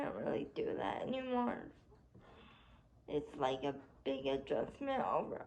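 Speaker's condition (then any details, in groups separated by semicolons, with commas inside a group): Cerebral palsy; spastic quadriplegia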